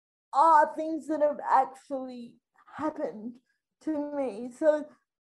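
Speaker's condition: Spastic quadriplegic cerebral palsy; from being born three months premature

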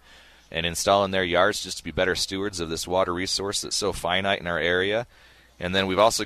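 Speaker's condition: No condition

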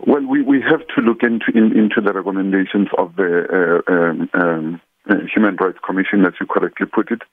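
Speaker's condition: No condition

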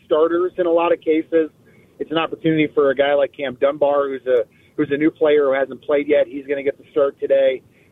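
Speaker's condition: No condition

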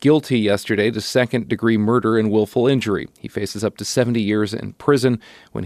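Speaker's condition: No condition

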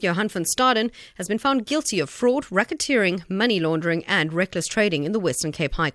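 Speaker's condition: No condition

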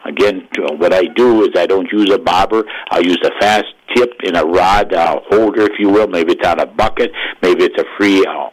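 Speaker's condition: No condition

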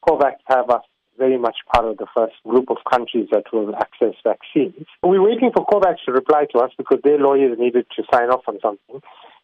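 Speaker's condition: No condition

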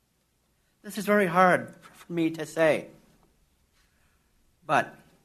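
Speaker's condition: Down syndrome; adult man

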